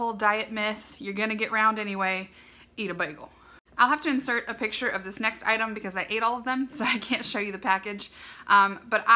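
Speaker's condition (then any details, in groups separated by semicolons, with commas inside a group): No condition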